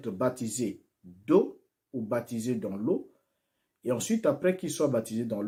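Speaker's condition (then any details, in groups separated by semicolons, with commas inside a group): No condition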